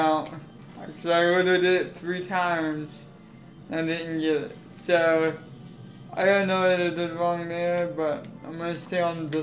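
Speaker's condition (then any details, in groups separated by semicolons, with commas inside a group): Cerebral palsy; affects legs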